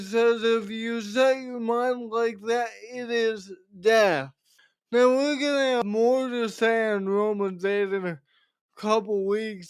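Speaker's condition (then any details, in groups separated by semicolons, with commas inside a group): Cerebral palsy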